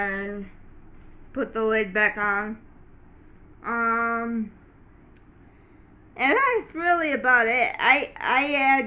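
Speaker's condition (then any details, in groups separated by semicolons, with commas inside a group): Cerebral palsy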